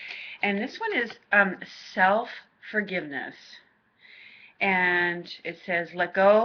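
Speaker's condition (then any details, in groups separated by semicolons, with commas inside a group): No condition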